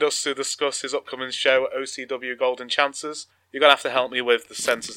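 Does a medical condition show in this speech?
No.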